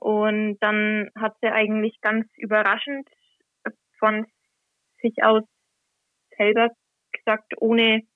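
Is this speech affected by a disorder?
Yes: stuttering; covert stuttering, noticed around age 10, hidden until age 21; no longer hiding stuttering, regularly reads gospel or epistle aloud as church lector; reading aloud not stutter-free, anticipates problem words, once hid by word switching and fillers, avoided t-words at school; here blocks.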